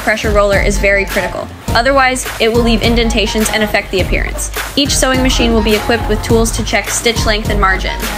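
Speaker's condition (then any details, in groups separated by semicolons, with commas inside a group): No condition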